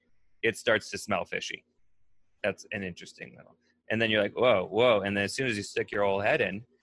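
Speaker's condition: No condition

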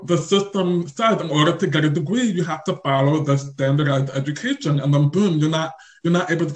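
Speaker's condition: Deaf or hard of hearing; invisible deafness, on deaf spectrum, does not hear everything, family not fluent in signing

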